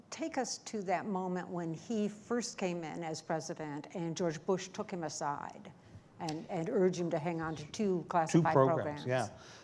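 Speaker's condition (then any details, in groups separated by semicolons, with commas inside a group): No condition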